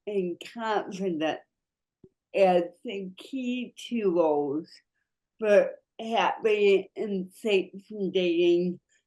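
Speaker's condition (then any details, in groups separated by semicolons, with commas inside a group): Cerebral palsy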